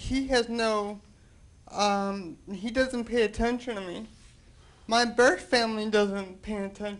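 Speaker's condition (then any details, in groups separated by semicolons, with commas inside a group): Cerebral palsy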